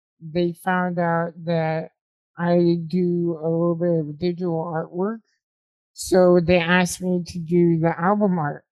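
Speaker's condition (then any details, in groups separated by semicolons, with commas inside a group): Spinal muscular atrophy type 2; uses microphone as voice-driven beat pad to make music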